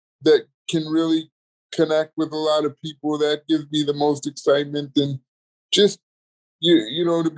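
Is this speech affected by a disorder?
Yes: cerebral palsy.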